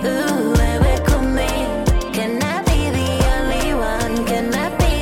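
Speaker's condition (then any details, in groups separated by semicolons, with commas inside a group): No condition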